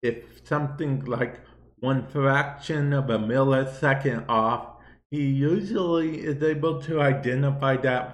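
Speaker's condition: Cerebral palsy; affects speech a bit

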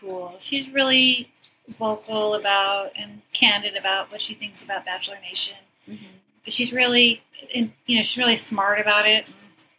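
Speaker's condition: No condition

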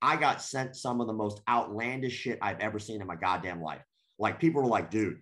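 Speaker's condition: Cleft lip and palate

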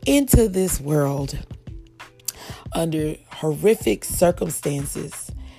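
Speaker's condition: No condition

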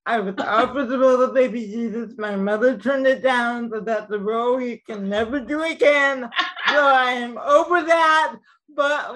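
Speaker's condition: Cerebral palsy; gait mildly affected

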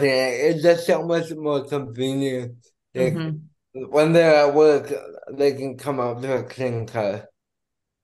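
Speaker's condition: Cerebral palsy; diagnosed at two months old

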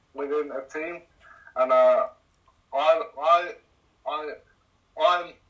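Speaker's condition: Cerebral palsy; cerebral palsy affecting all limbs

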